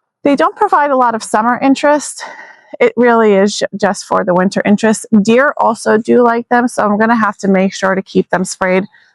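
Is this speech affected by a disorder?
No.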